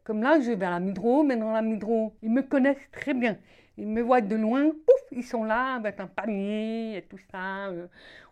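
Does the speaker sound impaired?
Yes: deafblindness; premature birth, severe myopia from infancy, thick glasses, severe hearing loss, two hearing aids from 6-7, Geneva deaf school from 10; age 66, worsened with age, white cane since 20, former guide dog, needs face-to-face, at FRSA Monthey; oral communication fully possible, needs to see mouth, cannot follow with third person.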